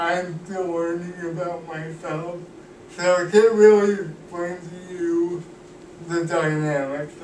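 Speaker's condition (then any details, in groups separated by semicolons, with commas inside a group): Cerebral palsy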